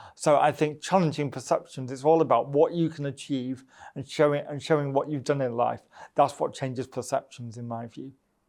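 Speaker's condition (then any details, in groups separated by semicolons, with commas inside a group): Cerebral palsy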